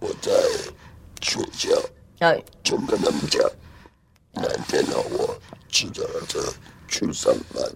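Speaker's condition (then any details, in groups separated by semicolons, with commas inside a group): Total laryngectomy; hypopharyngeal cancer, stage four at diagnosis, vocal cords removed, mouth connects directly to esophagus; communicates using esophageal speech; lost speech after surgery, took three years to learn esophageal speech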